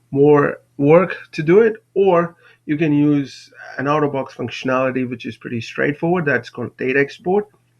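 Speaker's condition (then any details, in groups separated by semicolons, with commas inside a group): No condition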